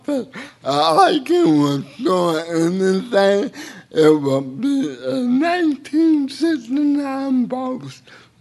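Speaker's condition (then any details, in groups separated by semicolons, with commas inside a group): Cerebral palsy; involuntary hand movements; speech a little unclear, a little difficult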